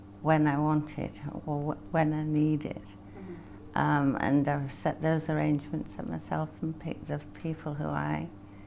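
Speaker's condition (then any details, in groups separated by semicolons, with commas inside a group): Parkinson's disease; had speech therapy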